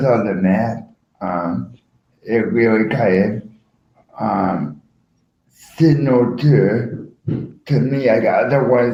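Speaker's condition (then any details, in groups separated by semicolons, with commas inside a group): Cerebral palsy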